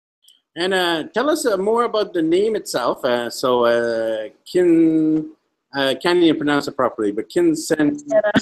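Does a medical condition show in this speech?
No.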